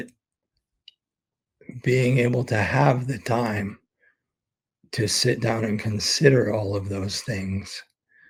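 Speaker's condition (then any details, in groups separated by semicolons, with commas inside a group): ALS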